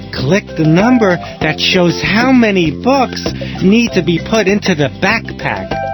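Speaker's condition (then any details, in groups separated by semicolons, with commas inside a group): No condition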